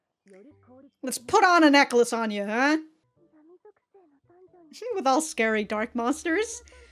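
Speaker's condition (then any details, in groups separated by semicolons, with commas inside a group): No condition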